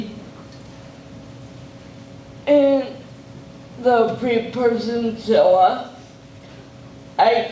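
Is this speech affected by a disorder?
Yes: cerebral palsy; very involved case.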